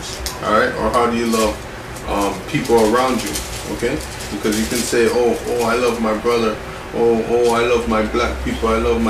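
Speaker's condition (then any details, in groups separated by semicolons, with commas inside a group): No condition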